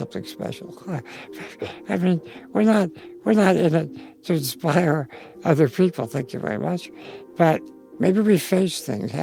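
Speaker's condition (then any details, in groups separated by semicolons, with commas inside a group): Spinal muscular atrophy; congenital genetic progressive neuromuscular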